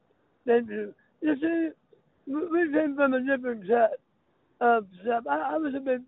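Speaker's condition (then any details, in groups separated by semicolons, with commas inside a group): Throat cancer; speech impediment, sounds like a very unique accent, may be hard to understand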